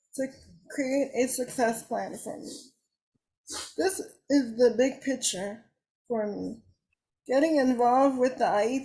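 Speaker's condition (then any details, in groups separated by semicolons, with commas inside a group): Cerebral palsy; cerebral palsy, uses wheelchair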